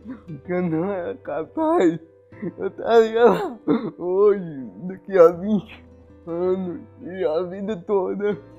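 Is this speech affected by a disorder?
Yes: cerebral palsy; some difficulty speaking.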